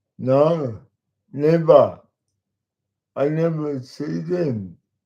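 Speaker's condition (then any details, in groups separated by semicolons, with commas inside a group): Cerebral palsy; talks slowly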